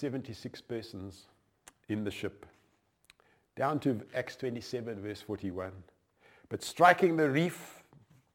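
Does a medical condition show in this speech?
No.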